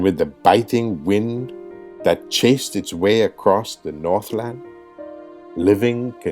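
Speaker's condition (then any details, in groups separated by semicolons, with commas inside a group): No condition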